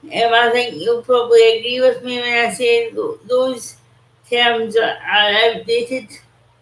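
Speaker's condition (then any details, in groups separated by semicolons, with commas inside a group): Cerebral palsy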